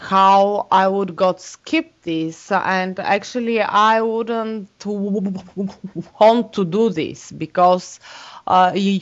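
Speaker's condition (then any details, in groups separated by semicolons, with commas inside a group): Stuttering; past speech language therapist, Toastmasters-style stuttering self-help group, speeches recorded on camera; worse in public speaking, interviews, stress, foreign languages like English, Norwegian, processing meaning; little with colleagues; prolonged sounds, blocks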